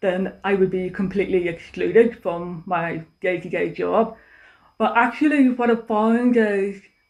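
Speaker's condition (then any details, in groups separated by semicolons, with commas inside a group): Deafness; cannot use telephone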